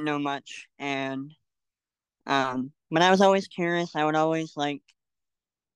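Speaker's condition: Cleft lip and palate; congenital

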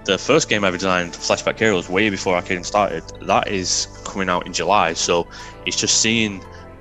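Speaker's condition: No condition

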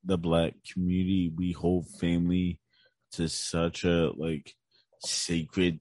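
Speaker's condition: Cerebral palsy; physical disability, right side weaker than left, tight muscles, hard to relax muscles, cognition unaffected

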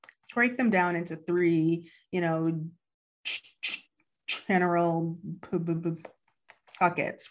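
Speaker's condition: Stuttering; lifelong stutter since grade school, past speech therapy, public speaking since 2014 as fear exposure; public speaking for about 5 years, taken up to face fear of talking; fluency varies day to day, some days very fluent, others not, worries about being understood; repeated sounds, blocks

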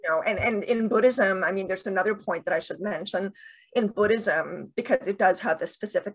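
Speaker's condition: Deafness with cochlear implants, bilateral cochlear implants

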